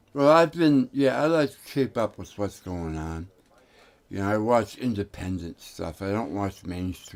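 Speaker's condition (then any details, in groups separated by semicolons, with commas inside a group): Tongue cancer; tongue tumor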